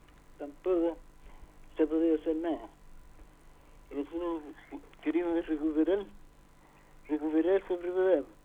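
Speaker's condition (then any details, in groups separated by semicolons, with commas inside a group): Parkinson's disease; limited mobility; limited ability to move around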